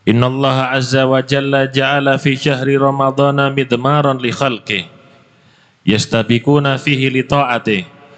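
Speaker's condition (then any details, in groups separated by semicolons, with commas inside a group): No condition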